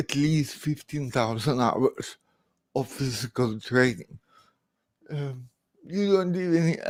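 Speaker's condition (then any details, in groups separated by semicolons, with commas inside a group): Cerebral palsy, severe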